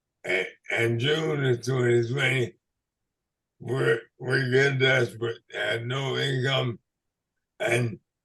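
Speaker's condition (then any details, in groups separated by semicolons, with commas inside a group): ALS/MND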